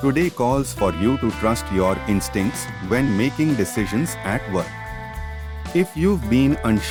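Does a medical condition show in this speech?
No.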